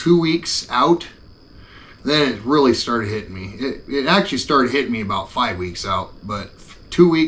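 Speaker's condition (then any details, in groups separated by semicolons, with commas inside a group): No condition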